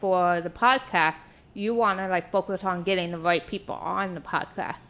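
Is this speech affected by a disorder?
Yes: deafness; deaf since childhood, may not notice speech from behind.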